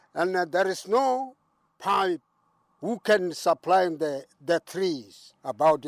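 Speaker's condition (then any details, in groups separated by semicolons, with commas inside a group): No condition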